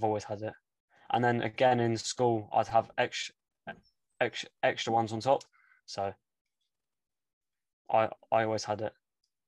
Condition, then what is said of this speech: Stuttering. But I think that's just because over the years, my stammer's got less and less